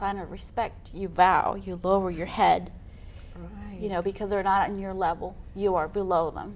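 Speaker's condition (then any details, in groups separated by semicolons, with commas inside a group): No condition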